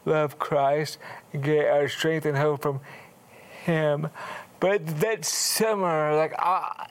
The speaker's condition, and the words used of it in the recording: Cerebral palsy. It's a disorder that affects your fine motor skills, so it slows everything down, like my speech, yeah?